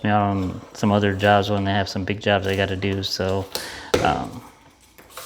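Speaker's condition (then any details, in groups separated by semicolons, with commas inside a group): No condition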